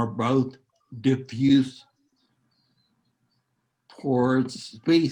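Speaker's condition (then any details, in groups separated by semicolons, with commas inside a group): Neurological disease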